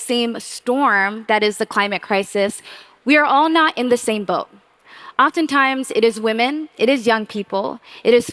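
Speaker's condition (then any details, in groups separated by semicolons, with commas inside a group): No condition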